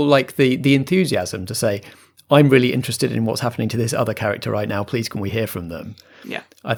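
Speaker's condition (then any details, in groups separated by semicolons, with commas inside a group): No condition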